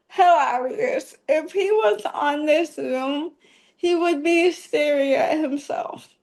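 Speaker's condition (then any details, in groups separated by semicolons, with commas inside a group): ALS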